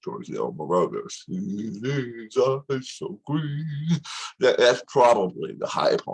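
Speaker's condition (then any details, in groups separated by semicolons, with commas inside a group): Tongue cancer surgery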